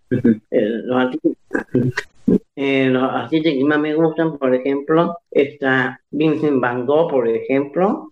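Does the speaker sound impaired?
Yes: Down syndrome; age 64.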